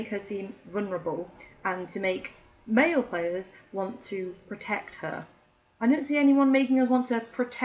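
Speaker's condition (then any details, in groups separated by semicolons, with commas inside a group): No condition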